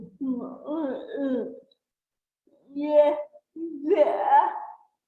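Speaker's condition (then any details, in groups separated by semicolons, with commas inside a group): Cerebral palsy; since birth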